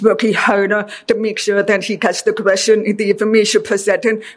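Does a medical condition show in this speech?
Yes: deafness; deaf since childhood.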